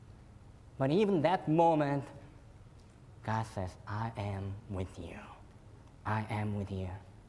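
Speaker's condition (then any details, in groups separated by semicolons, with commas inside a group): Cleft lip and palate; fed formula and cow milk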